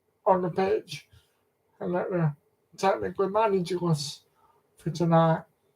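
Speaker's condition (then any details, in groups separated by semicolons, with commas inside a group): Cerebral palsy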